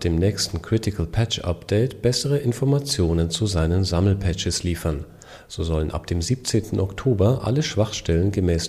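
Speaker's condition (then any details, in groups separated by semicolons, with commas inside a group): No condition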